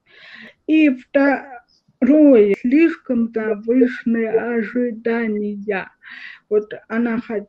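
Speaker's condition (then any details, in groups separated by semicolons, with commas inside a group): Cerebral palsy, spastic diplegia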